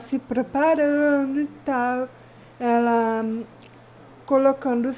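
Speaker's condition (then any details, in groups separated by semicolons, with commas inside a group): Cerebral palsy; specific motor neurons affected, unable to walk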